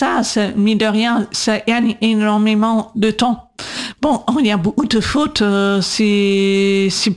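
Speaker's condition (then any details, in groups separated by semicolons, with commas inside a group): Deaf from birth; congenital deafness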